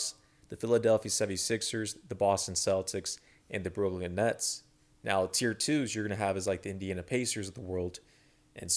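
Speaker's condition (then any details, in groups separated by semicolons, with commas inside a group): No condition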